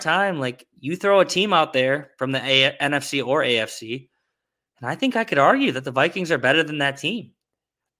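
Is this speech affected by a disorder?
No.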